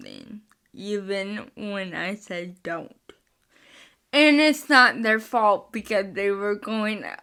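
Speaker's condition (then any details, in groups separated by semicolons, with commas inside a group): Spastic cerebral palsy, mixed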